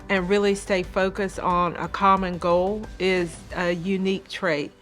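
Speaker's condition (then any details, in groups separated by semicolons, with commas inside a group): No condition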